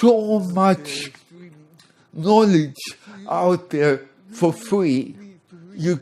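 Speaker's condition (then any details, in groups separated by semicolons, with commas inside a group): Cerebral palsy, severe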